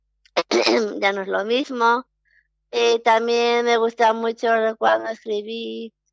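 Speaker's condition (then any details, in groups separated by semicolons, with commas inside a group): Down syndrome; interviewed by telephone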